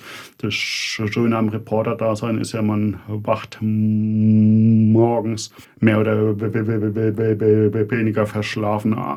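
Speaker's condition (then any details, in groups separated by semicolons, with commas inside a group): Stuttering; severity varies in phases, handled openly; stuttering never severe enough to stop finishing a reporting story; repeated sounds, prolonged sounds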